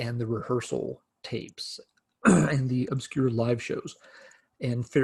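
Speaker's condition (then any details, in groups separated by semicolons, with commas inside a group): No condition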